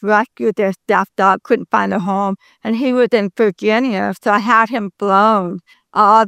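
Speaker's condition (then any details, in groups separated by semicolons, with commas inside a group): Deafness, congenital; speaks very well per host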